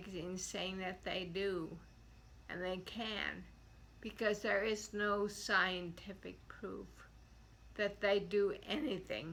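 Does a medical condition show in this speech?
Yes: multiple sclerosis; onset around age ten.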